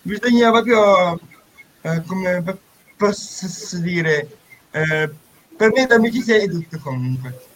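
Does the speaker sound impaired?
Yes: stuttering; ongoing online speech therapy via Skype with a speech therapist, long-term, with another young man; stutters too much, working on voice to sound smoother in scripts and monologues; here repeated sounds, prolonged sounds.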